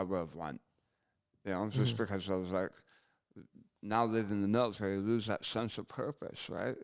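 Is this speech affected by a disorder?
Yes: gunshot injury to chin.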